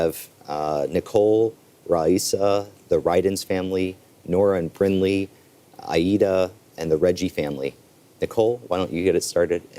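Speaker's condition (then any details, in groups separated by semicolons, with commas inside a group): No condition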